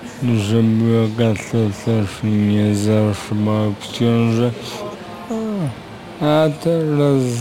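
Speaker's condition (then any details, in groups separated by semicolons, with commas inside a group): Aphasia; acquired after accident, severe brain injury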